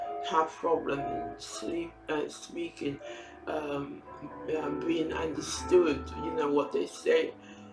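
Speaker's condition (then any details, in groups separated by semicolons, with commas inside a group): Facial palsy; can barely hear own speech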